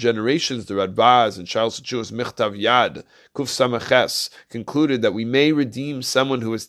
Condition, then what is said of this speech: None; typical speech.